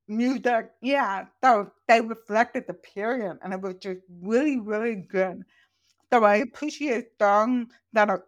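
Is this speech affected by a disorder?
Yes: profoundly deaf, congenital; born profoundly deaf, hearing aid wearer, learned to speak orally, does not know sign language; accent from deafness, not British, described as accent from nowhere.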